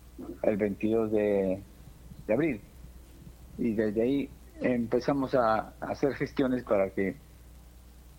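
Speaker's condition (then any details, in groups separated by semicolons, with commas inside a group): Parkinson's disease; 11 years since onset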